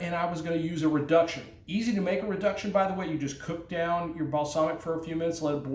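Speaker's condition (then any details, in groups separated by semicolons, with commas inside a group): No condition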